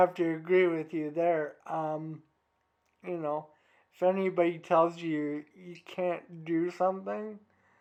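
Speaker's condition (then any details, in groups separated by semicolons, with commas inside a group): Cerebral palsy; from birth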